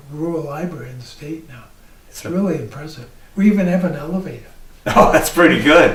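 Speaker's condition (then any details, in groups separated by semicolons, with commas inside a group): ALS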